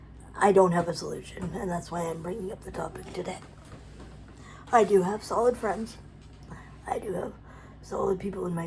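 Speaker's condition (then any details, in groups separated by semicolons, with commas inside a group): Cerebral palsy; predominantly physical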